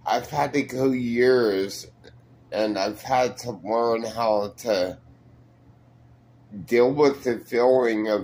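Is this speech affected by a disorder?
Yes: multiple sclerosis.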